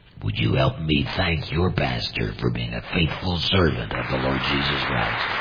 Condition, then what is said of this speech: Laryngectomy. I do know that if my mother were still alive, she would say to me, how dare you speak to me in that tone of voice?